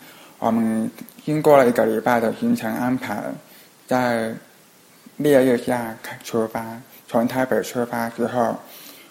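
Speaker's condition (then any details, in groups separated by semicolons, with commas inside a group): Hearing impairment; others speak too fast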